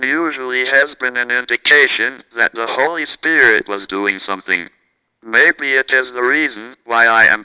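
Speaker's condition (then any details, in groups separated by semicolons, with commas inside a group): Cerebral palsy, speech-generating device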